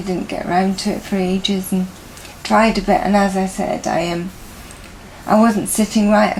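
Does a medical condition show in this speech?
Yes: MND; voice impaired and worsening, voice banked.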